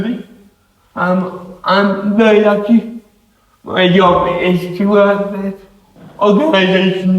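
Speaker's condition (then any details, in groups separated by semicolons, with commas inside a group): Cerebral palsy; affects hands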